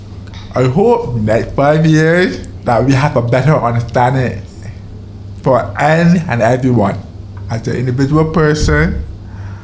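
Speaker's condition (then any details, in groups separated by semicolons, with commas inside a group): Deafness, deaf in one ear from birth, other ear from age 18; born deaf in one ear; has speech, had speech therapy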